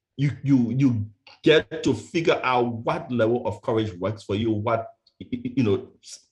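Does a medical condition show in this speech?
Yes: stuttering; stutter first noticed by mother at age 8, lifelong; fear of speaking in high school, tried to skip own valedictorian graduation speech; here repeated words, prolonged sounds.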